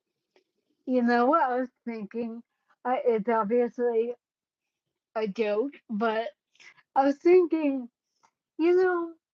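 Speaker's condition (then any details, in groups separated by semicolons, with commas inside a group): Cerebellar ataxia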